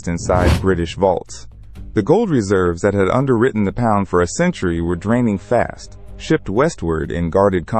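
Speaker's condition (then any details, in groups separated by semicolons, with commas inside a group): No condition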